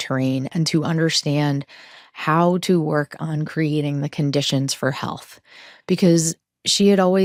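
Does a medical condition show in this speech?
No.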